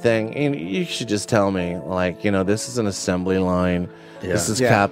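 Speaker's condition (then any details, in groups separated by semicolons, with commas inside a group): No condition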